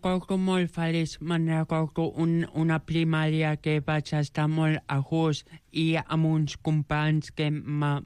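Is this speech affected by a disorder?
Yes: Joubert syndrome; present from birth; age 29.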